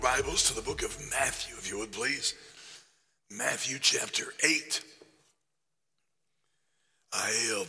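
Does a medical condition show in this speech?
Yes: laryngeal cancer after radiation, growth on voice box treated with radiation and chemotherapy; voice box not removed.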